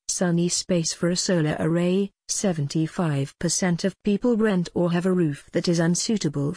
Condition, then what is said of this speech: None; typical speech.